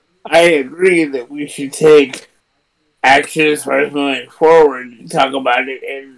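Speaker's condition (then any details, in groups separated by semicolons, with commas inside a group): Cerebral palsy; present since birth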